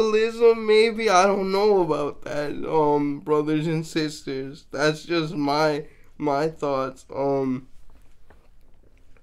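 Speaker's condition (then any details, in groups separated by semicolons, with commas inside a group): Cerebral palsy, mixed, mild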